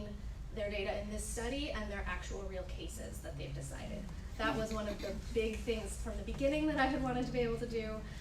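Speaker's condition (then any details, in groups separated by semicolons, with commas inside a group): No condition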